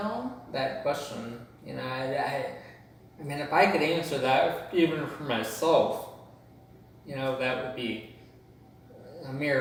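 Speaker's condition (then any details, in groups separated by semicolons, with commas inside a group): Cerebral palsy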